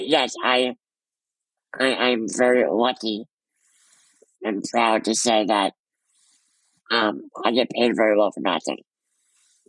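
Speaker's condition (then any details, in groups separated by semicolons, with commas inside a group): Muscular dystrophy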